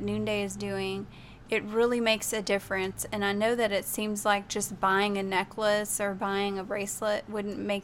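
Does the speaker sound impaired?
No.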